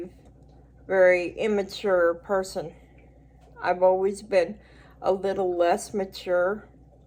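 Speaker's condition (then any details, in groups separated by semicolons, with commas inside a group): Cerebral palsy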